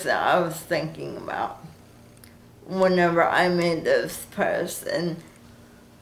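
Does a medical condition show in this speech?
Yes: cerebral palsy.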